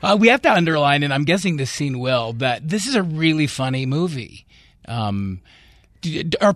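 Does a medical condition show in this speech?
No.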